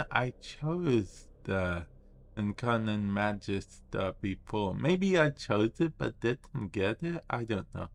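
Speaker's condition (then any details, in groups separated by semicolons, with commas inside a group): Cerebral palsy; affects speech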